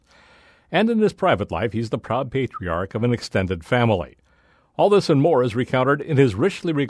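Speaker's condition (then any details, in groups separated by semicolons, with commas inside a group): No condition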